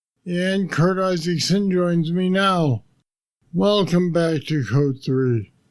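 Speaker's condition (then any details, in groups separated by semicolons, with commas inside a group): Parkinson's disease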